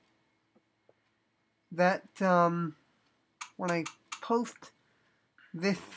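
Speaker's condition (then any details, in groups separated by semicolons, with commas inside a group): Cerebral palsy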